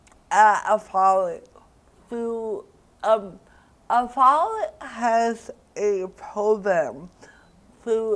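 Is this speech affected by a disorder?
Yes: cerebral palsy; diagnosed around age one.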